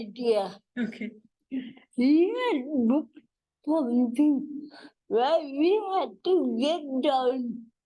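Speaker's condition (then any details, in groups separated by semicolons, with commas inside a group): Cerebral palsy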